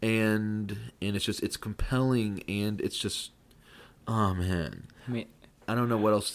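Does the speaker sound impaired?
Yes: stuttering and speech impediment; pretty significant stuttering, also speech impediment; stutters present in this recording, left unedited by dad; here prolonged sounds.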